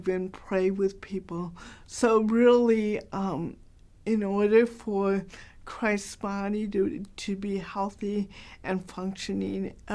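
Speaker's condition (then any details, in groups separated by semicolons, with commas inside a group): Cerebral palsy; very mild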